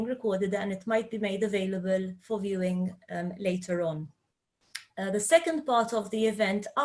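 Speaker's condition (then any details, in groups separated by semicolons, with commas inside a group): No condition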